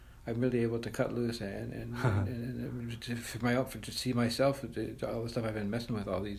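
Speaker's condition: Parkinson's disease

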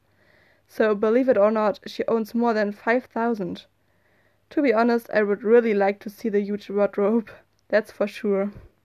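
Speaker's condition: No condition

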